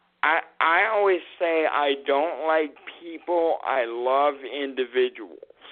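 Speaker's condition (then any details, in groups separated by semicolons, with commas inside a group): Cerebral palsy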